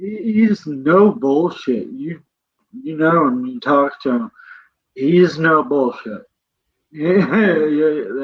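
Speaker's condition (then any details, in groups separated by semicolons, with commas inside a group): Cerebral palsy; present from birth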